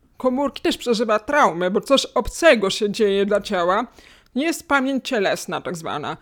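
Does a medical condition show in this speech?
Yes: hearing loss, cochlear implant, acquired; lost hearing in adolescence, cochlear implant at age 16, electrodes behind ear, external part, Apple-linked latest model; two years of rehabilitation to decode words, relearned listening to English, once unable to converse in English.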